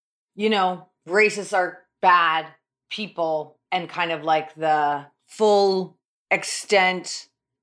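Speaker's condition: No condition

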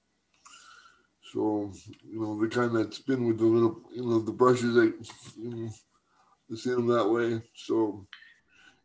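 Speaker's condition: Cerebral palsy; uses wheelchair for mobility

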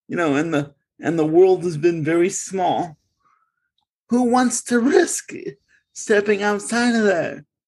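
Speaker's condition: Cerebral palsy; congenital cerebral palsy, since birth, born in Bridgeport, Connecticut, segregated schooling

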